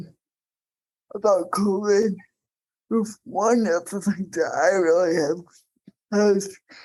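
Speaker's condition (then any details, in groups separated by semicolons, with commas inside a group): Cerebral palsy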